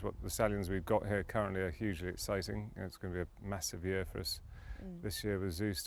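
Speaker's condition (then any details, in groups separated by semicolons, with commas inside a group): No condition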